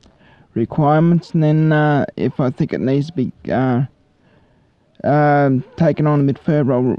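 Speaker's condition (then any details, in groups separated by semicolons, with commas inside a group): Cerebral palsy; cerebral palsy from birth, brain damage from lack of oxygen to brain at birth, 33 years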